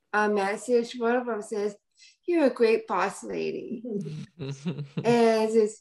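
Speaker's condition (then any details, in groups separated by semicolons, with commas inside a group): Down syndrome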